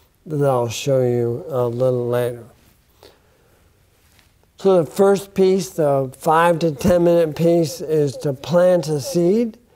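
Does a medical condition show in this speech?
Yes: bulbar onset ALS; affects speech.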